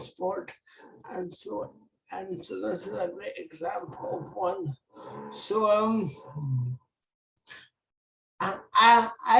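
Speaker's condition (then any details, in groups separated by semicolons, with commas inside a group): Cerebral palsy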